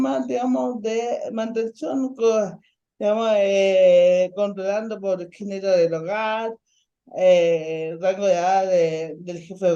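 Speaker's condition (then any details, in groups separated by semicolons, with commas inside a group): Ataxic cerebral palsy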